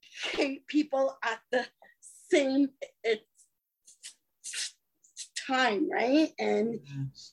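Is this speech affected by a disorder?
Yes: stuttering; attended a speech course; here prolonged sounds.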